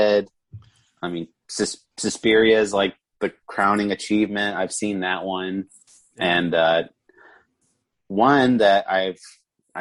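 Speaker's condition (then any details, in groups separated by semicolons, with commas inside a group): No condition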